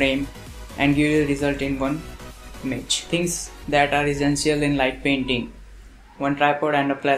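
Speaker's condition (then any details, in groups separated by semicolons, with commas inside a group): No condition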